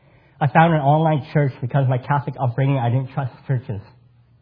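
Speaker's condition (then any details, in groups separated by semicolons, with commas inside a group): Cleft palate; congenital cleft palate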